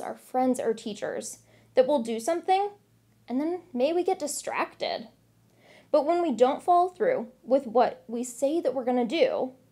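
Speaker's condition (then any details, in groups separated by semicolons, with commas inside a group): No condition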